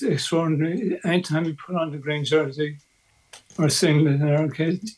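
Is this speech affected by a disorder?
Yes: early onset Parkinson's disease; progressive, diagnosed at 48, DBS two brain leads, chest impulse generator, 3.3 milliamps; voice dramatically hurt, apologises for voice, host understood every word; voice dramatically affected by Parkinson's.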